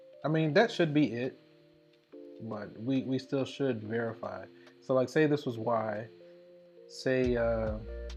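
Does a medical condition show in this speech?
No.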